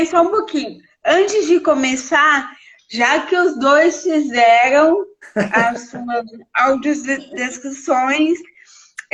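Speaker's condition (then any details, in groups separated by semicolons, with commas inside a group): Cerebral palsy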